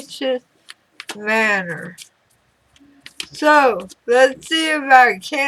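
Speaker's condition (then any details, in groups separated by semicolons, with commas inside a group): Throat cancer radiation damage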